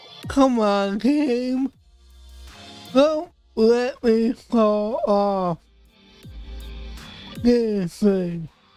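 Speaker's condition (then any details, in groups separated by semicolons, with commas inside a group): Cerebral palsy; affects voice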